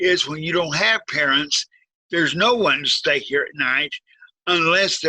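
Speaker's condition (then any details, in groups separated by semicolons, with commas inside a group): Cerebral palsy, severe; needs overnight care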